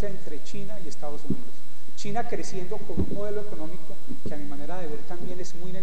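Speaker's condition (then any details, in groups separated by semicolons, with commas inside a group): No condition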